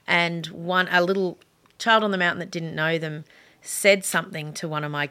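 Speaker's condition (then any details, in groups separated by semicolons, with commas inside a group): No condition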